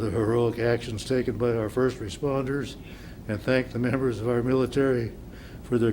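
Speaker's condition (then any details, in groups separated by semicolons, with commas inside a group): No condition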